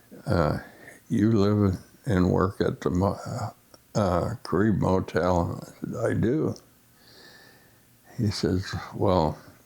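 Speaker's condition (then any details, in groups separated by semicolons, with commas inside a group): Essential tremor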